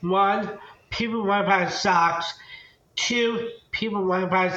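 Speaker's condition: Down syndrome; extra 21st chromosome, intellectual development issues, low muscle tone, intestinal bypass day three, open heart surgery; 26 years old; could not talk early on, used sign language and assisted voice device

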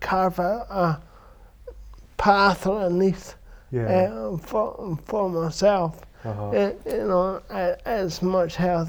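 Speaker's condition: Cerebral palsy; from birth; affects verbal speech

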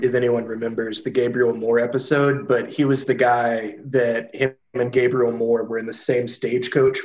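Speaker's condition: No condition

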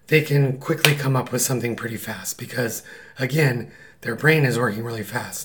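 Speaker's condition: Paralyzed vocal cord; voice sounds different because of paralyzed vocal cord

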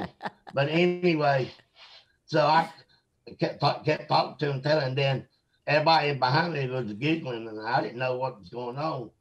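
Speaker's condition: Mosaic Down syndrome; from birth, mosaic type identified about age 18, considered high functioning; age 56

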